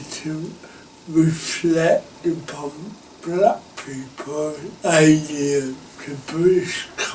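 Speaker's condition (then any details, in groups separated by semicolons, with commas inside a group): Cerebral palsy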